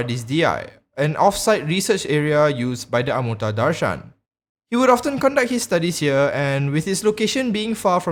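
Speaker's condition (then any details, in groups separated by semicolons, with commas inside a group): No condition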